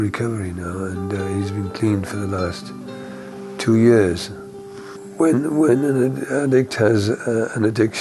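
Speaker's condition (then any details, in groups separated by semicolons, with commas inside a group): Parkinson's; about 10 years since onset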